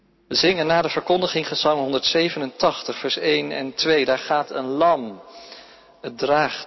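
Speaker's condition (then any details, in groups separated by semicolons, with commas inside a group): No condition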